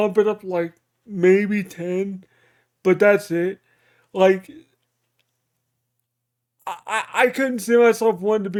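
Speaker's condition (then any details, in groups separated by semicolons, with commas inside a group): Cerebral palsy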